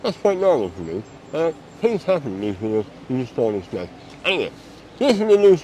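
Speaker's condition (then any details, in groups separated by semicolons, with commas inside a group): Mouth cancer surgery; speech changed by surgery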